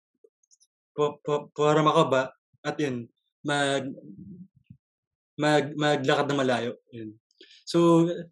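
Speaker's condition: Stuttering; stutter since early childhood, noticed on entering grade school; ongoing stutter, actively coping through Toastmasters public speaking club and speech contests; broken, choppy non-fluent speech, dreads answering strangers like jeepney drivers, public communication affected; repeated sounds, blocks

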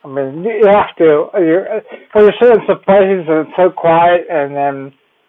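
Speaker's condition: Cerebellar ataxia; gets around with walker, team helps up and down stairs

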